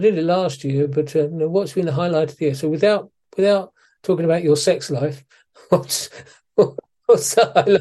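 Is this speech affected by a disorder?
Yes: Parkinson's disease; diagnosed by neurologist in Malaysia around age 60, suspected for a while.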